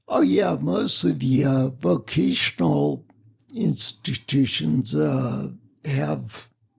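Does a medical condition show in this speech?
Yes: spinocerebellar ataxia.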